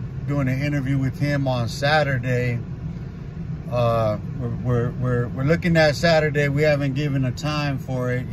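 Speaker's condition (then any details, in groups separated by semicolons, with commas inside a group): No condition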